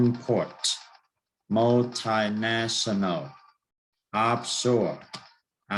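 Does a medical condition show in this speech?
No.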